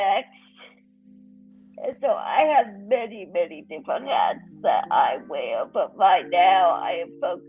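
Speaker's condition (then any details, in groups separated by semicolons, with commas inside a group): Cerebral palsy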